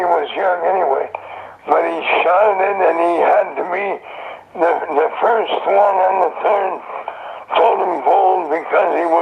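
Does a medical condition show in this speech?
Yes: throat cancer; survivor.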